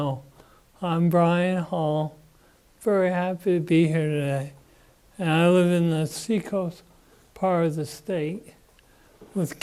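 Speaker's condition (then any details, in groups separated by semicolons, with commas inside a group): Parkinson's disease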